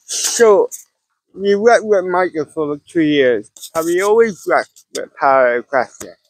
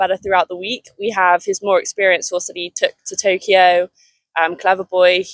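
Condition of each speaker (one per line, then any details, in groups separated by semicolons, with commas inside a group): Cerebral palsy; mild, ataxic type, affects balance, coordination, mouth muscles; speech impediment, lips cannot form some letters, formerly barely intelligible
No condition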